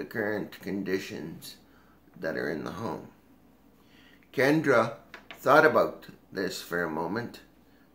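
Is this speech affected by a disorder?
Yes: cerebral palsy.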